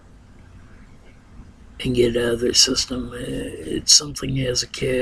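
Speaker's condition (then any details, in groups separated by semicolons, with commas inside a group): Ataxia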